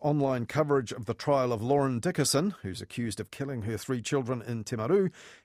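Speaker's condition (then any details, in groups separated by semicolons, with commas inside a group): No condition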